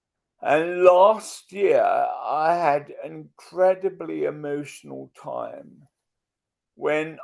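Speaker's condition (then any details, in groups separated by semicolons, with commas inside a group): Multiple sclerosis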